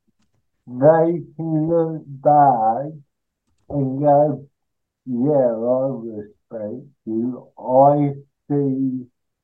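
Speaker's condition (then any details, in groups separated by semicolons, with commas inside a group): Cerebral palsy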